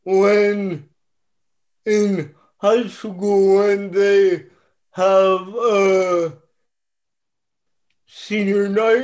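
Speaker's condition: Cerebral palsy; ongoing gym workouts

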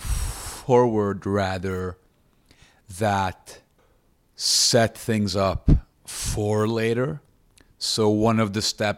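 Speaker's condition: Stutter; stutter since starting to speak, long severe and uncontrolled, earlier speech therapy in Lebanon ineffective; chest breathing technique from speech therapy program in England at 17, over a decade ago; still stutters, deep breath every few words, singing-like breathing, control needs constant work; repeated sounds, blocks

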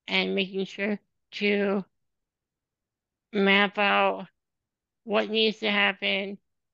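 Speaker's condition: Spinal muscular atrophy; genetic

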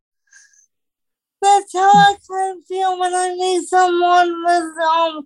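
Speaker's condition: Cerebral palsy; Albany Medical Center

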